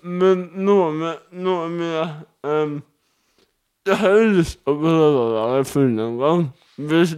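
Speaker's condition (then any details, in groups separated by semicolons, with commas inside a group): Cerebral palsy; wheelchair user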